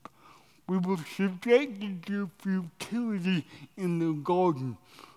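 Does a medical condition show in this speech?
Yes: cerebral palsy; cerebral palsy from birth at St. Edward's (now Mercy Hospital).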